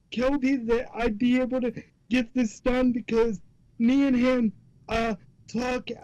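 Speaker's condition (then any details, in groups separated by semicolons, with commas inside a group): Cerebral palsy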